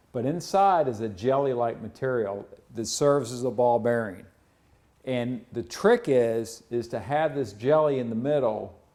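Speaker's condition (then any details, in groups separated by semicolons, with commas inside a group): No condition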